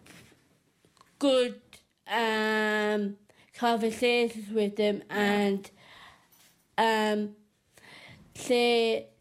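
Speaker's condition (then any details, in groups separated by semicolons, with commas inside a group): Down syndrome; gave a presentation at Mehill 21 in Thurles today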